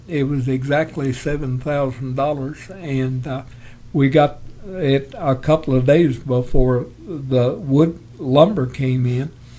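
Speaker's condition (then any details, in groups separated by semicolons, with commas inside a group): Parkinson's; tremors as early symptom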